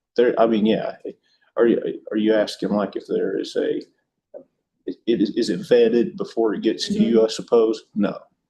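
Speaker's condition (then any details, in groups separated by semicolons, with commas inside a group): No condition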